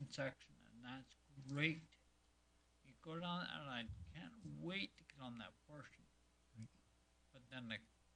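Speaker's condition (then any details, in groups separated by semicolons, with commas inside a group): Multiple sclerosis; affecting speech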